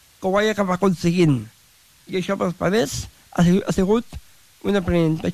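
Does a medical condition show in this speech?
Yes: Down syndrome; needs extra time to understand and process explanations; describes self as very talkative.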